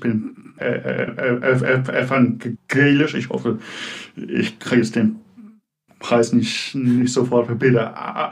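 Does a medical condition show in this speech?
Yes: stuttering; developmental, lifelong, possibly inherited, father stuttered, brother fluent, logopedic speech therapy, constant since second grade; not at all fluent, blocks, repetitions, filler hesitations, stutters even in dreams, fluent in writing; here repeated sounds, repeated words, blocks.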